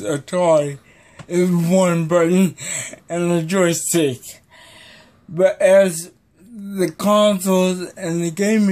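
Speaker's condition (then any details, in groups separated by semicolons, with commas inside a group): Cerebral palsy; may be hard to understand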